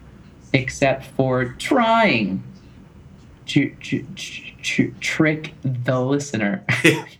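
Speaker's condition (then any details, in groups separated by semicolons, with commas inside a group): Stuttering; not caused by nervousness; stutters openly, no longer switches words; now stutters through words, sometimes fluent; repeated sounds, blocks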